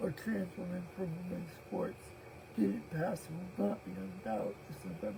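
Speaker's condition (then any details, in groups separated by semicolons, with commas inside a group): Cerebral palsy; present since birth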